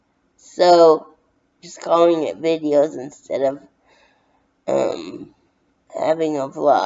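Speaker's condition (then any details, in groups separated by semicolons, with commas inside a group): Brain injury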